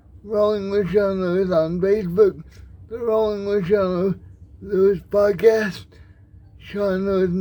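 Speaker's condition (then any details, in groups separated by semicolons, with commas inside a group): Cerebral palsy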